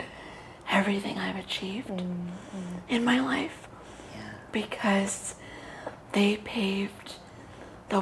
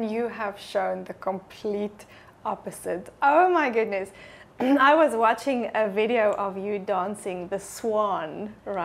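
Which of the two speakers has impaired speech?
The first: cerebral palsy; very premature birth; ten years intensive physical therapy, no wheelchair or walker.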